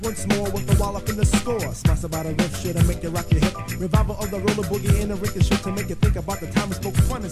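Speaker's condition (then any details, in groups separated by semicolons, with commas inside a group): No condition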